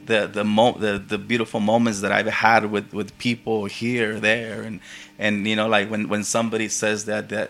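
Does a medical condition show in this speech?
Yes: stuttering; intermittent stutter, cause unknown, possibly tiredness or teasing, formerly avoided speaking from embarrassment; stutters at times, apologises and laughs at self to reset, stutter then goes away; here repeated sounds, repeated words.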